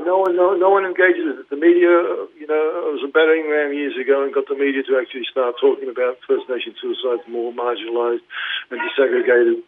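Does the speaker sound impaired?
Yes: Parkinson's; diagnosed 2019.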